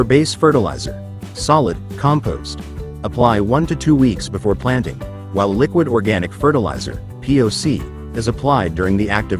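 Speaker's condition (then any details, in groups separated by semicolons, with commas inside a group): No condition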